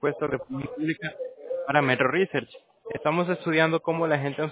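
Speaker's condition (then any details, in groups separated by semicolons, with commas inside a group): No condition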